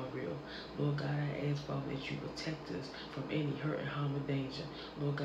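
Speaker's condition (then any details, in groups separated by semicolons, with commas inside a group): No condition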